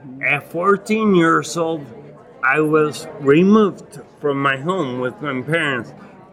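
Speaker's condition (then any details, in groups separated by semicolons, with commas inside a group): Acquired ataxia with dysarthria; Lance-Adams syndrome, contaminated-jacuzzi Legionnaires' pneumonia, 12-day induced coma, brain damage, myoclonus, onset age 39; difficult articulation, speaking feels like elephant on chest, gets winded, bites tongue 2-3 times daily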